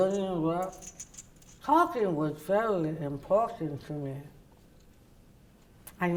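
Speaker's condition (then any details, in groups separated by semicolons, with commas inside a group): Oral cavity cancer, partial glossectomy; partial glossectomy with reconstruction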